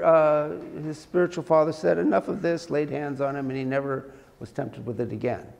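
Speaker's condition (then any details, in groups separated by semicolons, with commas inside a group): No condition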